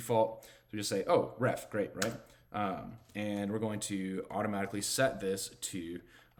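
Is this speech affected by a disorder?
No.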